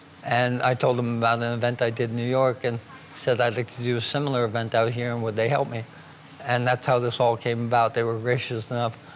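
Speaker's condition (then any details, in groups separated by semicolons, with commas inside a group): ALS; hands affected; uses wheelchair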